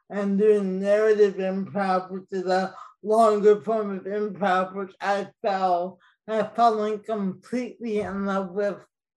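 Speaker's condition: Cerebral palsy, mild; speech mildly affected

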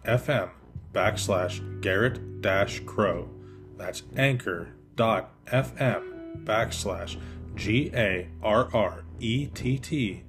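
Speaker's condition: No condition

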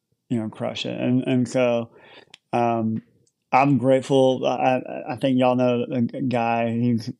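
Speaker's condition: Cleft lip and palate; born in Ukraine

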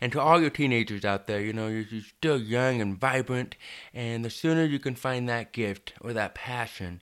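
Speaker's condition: Deafness, hard of hearing; severe hearing loss from birth

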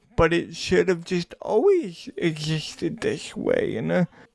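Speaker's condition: Cerebral palsy; cerebral palsy diagnosed at age 2

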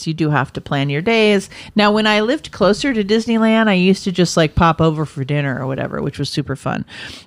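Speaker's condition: No condition

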